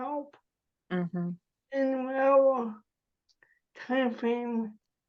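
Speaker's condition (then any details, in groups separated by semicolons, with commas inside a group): Cerebral palsy; spasticity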